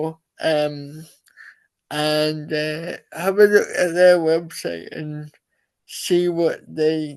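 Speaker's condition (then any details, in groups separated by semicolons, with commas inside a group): Cerebral palsy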